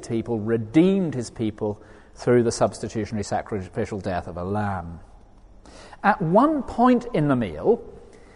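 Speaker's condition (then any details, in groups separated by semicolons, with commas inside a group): No condition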